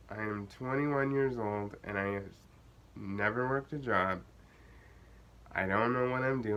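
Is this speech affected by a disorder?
Yes: cerebral palsy.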